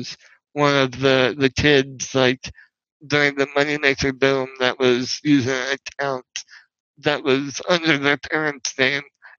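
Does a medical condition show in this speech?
Yes: spinal muscular atrophy; wheelchair user.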